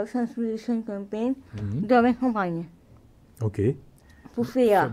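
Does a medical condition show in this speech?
Yes: cerebral palsy.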